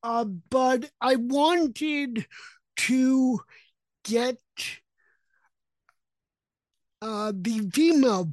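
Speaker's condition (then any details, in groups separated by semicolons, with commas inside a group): Cerebral palsy; self-described chatterbox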